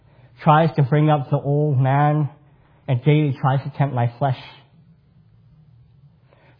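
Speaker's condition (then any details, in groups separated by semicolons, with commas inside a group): Cleft palate; congenital cleft palate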